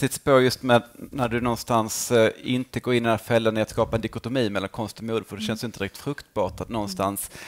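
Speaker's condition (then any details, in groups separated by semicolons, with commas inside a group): No condition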